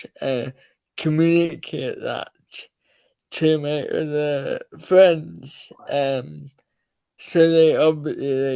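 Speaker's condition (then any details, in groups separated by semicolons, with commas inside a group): Cerebral palsy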